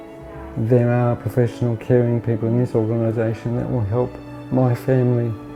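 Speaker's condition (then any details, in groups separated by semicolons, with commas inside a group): Motor neurone disease; degenerative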